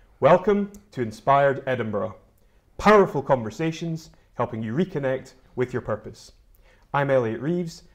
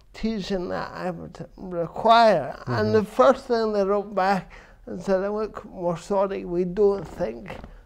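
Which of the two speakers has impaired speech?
The second: cerebral palsy; present from birth.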